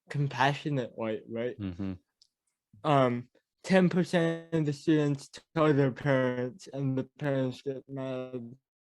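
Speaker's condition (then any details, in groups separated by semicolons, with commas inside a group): Cerebral palsy; mild speech impediment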